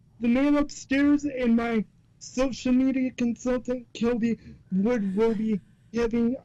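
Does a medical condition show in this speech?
Yes: cerebral palsy.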